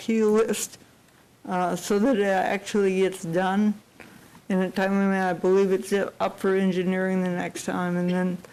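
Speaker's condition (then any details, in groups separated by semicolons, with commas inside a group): Cerebral palsy; unable to type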